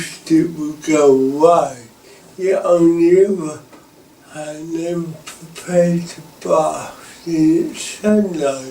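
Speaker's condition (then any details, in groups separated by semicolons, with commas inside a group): Cerebral palsy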